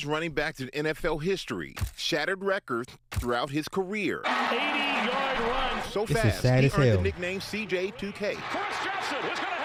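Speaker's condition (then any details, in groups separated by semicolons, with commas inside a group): No condition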